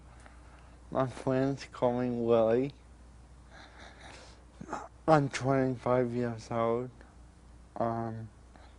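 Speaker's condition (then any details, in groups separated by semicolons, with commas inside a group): Cerebral palsy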